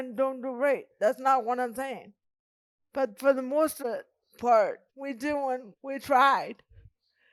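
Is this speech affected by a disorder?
Yes: cerebral palsy; present from birth.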